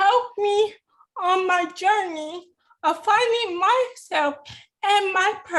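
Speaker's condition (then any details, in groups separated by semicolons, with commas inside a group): Cerebral palsy; affects hand, hand tremor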